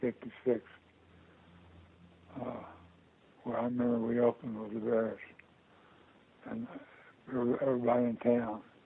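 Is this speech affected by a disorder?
Yes: Parkinson's disease.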